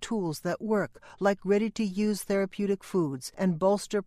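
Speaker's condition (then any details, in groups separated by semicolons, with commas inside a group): No condition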